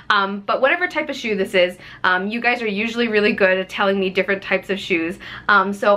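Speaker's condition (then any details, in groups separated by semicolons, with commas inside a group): No condition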